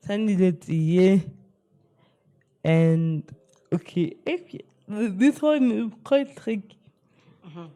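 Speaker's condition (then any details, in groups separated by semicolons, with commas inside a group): Spastic cerebral palsy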